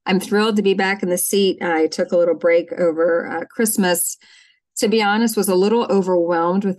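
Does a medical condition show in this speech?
No.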